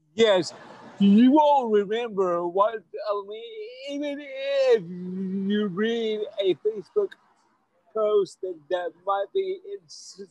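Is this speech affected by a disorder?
Yes: stuttering; stutter since at least college years, once severe, stuttered every word of first talk at OU campus ministry; stutters less than in earlier years; milder now, still stutters; here prolonged sounds.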